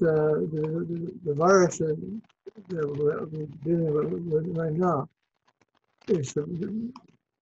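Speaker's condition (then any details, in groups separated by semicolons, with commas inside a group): Parkinson's disease; Parkinson's known 14 years, believed environmental, naturopath blood tests high in lead and pesticides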